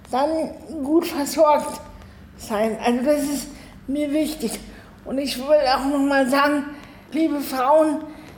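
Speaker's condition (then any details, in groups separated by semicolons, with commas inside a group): Cerebral palsy, spastic, arms and legs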